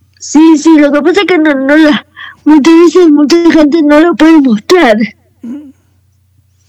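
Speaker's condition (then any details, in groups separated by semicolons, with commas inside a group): Cerebral palsy; wheelchair user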